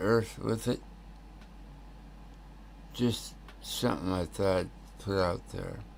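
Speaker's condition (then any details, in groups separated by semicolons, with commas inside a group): Tongue cancer; tongue tumor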